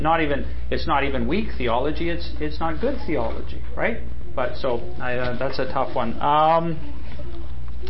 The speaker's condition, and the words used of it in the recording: None; typical speech.